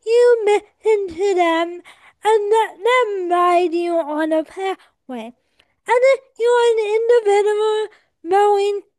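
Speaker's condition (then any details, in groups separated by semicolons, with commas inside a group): Cerebral palsy; adult, 24 years old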